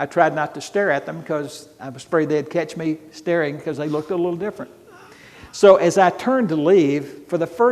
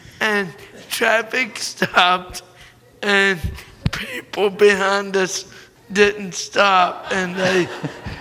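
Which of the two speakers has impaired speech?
The second: cerebral palsy; born premature.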